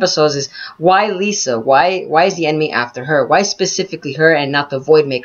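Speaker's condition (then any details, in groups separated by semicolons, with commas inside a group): No condition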